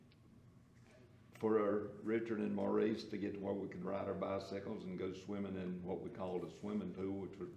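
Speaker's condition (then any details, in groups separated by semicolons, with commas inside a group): No condition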